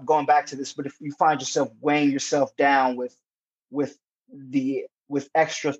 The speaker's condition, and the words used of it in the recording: Stuttering. As you can see, sometimes I stutter, I freeze up.